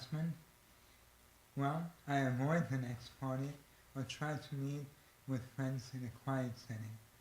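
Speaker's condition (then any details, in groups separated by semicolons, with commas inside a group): Myotonic dystrophy; weak arms and neck muscles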